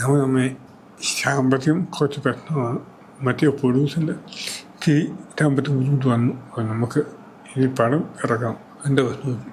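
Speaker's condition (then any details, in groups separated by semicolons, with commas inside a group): Cerebral palsy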